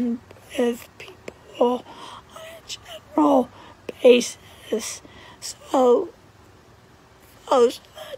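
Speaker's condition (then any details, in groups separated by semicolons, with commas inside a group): Laryngeal dystonia; broken, strained, very hoarse or absent voice, phone calls very hard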